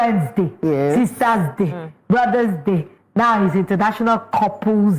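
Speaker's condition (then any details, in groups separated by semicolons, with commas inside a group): No condition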